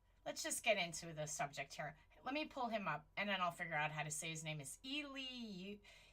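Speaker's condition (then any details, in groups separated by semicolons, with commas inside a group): No condition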